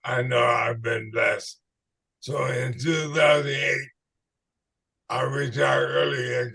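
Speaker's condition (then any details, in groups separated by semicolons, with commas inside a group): ALS/MND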